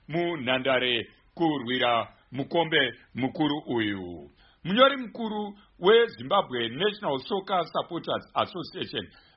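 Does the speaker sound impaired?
No.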